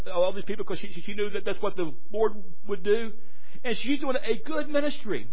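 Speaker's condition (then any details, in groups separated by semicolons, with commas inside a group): Stuttering; repeated sounds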